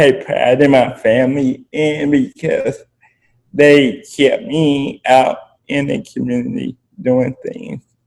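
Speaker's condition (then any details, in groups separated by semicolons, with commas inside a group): Spastic quadriplegic cerebral palsy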